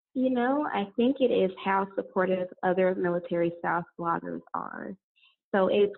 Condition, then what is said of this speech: None; typical speech.